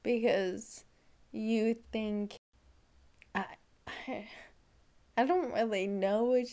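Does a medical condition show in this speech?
Yes: Friedreich's ataxia; diagnosed at age 8, spinal fusion at 17, wheelchair user, legs do not work, rapid side-to-side eye movements; about 24 years since diagnosis, age 32; spits when talking or laughing.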